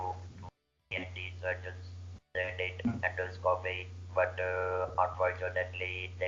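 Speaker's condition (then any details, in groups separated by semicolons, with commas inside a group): Laryngeal cancer surgery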